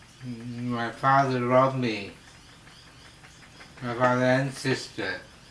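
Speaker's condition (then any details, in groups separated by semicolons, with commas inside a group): Slurred speech from poisoning; hypersalivation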